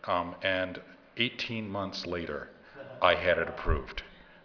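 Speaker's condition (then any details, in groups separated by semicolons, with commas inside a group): No condition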